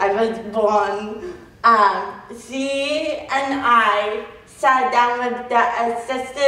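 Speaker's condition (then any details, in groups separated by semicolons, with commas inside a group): Cerebral palsy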